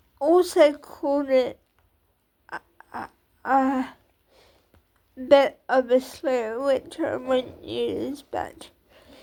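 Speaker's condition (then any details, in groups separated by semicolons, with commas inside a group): Cerebral palsy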